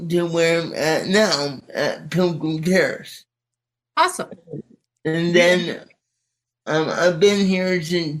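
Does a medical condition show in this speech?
Yes: cerebral palsy; speech not affected.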